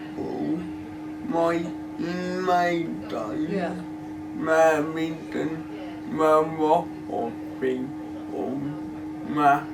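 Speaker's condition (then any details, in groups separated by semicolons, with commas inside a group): Cerebral palsy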